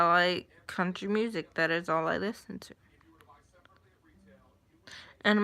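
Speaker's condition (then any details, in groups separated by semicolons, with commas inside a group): Cerebral palsy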